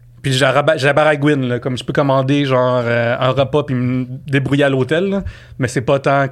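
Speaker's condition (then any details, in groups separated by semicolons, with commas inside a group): Stuttering and cluttering; lifelong, treated by Montréal speech therapist during pandemic; much improved, daily exercises continue, speaking faster after two weeks in Colombia; some words hard to get out, initial r blocks, very fast speech, words telescoped, unaware of speed; repeated sounds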